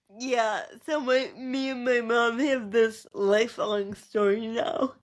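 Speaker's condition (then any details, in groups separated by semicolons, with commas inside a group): Cerebral palsy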